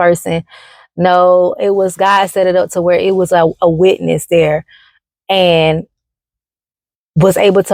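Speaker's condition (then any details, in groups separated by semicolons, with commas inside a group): No condition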